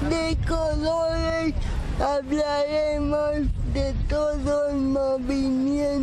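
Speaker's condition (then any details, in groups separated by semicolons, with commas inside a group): Cerebral palsy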